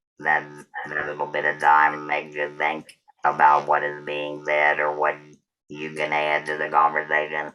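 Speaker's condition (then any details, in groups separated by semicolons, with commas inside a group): Total laryngectomy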